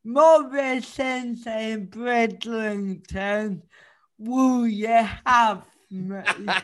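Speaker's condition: Cerebral palsy; since childhood

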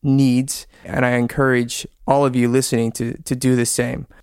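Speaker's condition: No condition

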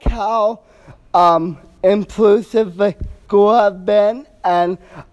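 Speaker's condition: Cerebral palsy; caused by brain bleed, affects walking muscles, all muscles affected to some degree, wheelchair since childhood

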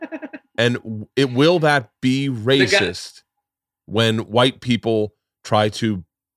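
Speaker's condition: No condition

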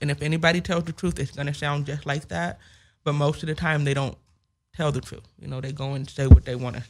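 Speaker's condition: Hearing loss with speech impediment; specialized hearing aids needed, can hear

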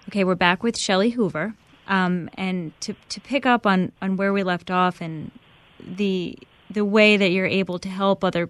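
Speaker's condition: No condition

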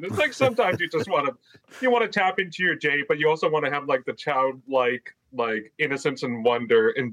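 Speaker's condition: No condition

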